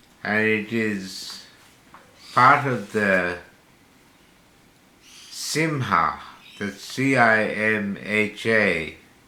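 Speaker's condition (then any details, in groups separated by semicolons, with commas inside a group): Slurred speech from poisoning; hypersalivation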